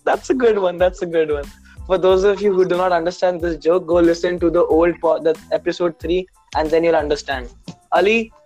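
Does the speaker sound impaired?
No.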